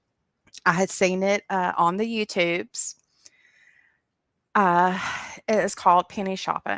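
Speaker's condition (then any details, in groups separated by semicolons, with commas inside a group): No condition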